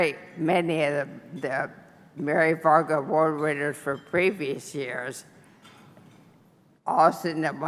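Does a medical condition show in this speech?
Yes: brain injury; injury 20 years ago.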